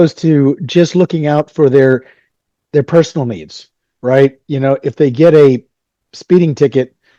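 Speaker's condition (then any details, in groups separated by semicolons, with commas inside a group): No condition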